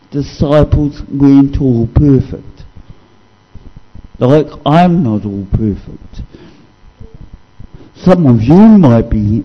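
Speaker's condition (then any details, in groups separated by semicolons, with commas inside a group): Cerebral palsy; discovered at age 2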